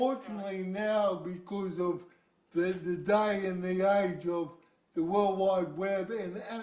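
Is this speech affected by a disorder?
Yes: cerebral palsy.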